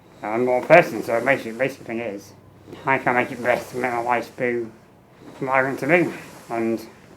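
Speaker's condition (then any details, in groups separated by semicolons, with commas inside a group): Muscular dystrophy; tracheostomy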